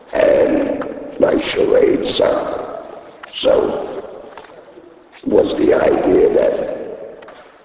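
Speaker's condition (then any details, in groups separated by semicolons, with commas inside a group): Laryngectomy; speaks using device in throat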